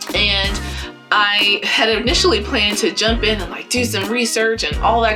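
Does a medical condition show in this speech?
No.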